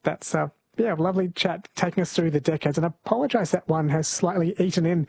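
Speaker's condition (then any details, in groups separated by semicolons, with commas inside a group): No condition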